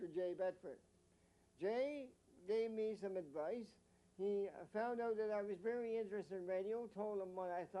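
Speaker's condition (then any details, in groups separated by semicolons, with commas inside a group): Mild cerebral palsy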